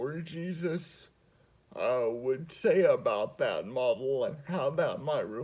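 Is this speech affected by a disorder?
Yes: cerebral palsy; spasticity.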